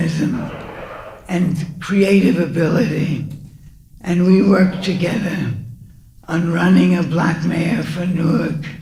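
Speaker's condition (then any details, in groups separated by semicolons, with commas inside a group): Parkinson's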